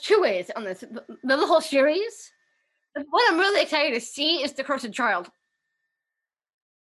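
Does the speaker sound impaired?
Yes: Down syndrome; developmental disability.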